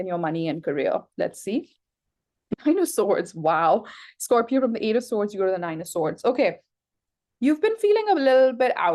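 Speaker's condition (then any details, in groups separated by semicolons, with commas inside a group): No condition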